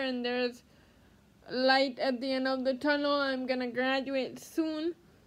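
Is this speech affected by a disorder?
Yes: cerebral palsy; spasticity, baclofen pump.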